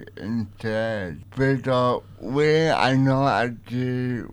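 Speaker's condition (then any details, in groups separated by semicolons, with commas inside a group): Cerebral palsy; partly voiced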